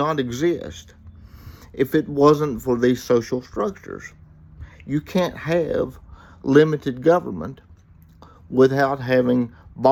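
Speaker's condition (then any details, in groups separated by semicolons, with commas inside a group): Cerebral palsy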